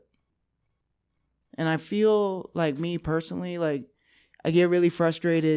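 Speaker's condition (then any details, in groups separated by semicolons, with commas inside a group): No condition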